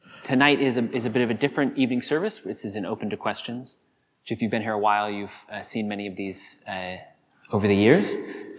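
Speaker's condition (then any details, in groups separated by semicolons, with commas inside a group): No condition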